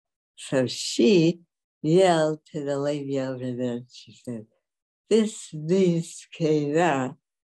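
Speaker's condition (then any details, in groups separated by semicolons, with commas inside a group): Dystonia; mute 40 years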